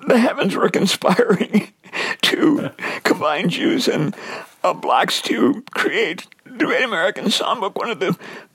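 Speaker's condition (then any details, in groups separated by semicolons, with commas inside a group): Dysphonia; onset during recording project, lost singing voice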